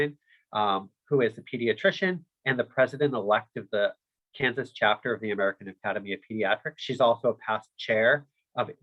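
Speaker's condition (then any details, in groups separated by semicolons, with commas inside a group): No condition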